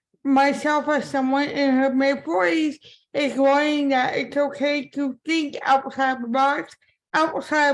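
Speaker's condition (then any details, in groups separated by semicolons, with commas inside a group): Cerebral palsy; from birth; impaired speech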